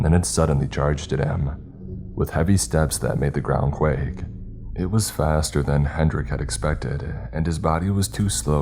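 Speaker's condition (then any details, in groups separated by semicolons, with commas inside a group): No condition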